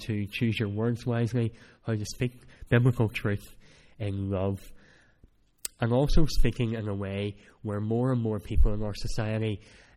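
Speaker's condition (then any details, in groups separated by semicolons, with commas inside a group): Cleft palate; speech not that clear at times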